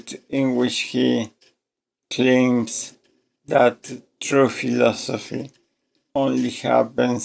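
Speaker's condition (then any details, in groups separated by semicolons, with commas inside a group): ALS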